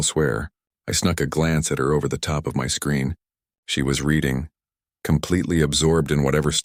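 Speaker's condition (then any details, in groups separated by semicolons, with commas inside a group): No condition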